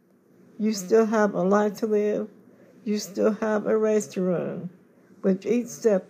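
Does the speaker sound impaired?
Yes: cerebral palsy; cerebral palsy diagnosed at birth, confined to wheelchair, scoliosis, osteoporosis.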